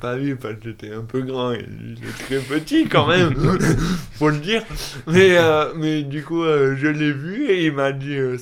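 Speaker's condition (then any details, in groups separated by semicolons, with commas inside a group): Dystonia; elocution difficulties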